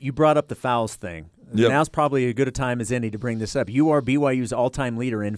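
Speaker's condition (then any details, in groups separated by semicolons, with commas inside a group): No condition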